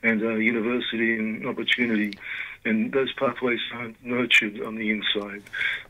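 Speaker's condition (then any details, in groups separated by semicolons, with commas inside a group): Parkinson's disease; led to retirement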